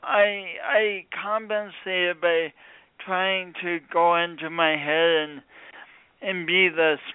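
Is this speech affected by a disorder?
Yes: speech impediment from birth injury; distinctive voice, noted as not a Midwestern accent.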